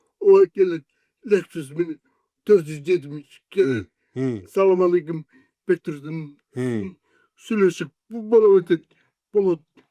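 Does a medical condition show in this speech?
Yes: cerebral palsy; 40 years with condition.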